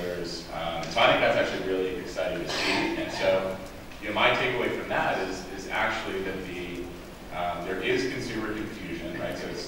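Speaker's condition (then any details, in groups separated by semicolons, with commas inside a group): No condition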